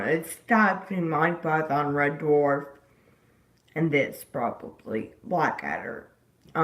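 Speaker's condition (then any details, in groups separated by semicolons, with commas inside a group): Disability causing slurred speech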